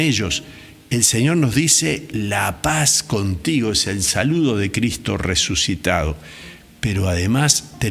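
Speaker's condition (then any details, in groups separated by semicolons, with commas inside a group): No condition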